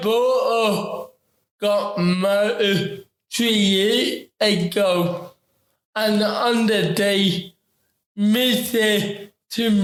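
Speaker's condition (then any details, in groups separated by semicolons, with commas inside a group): Ataxic cerebral palsy; affects talking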